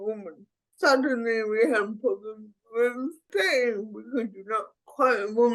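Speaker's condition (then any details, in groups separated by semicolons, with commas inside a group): Cerebral palsy; speech impediment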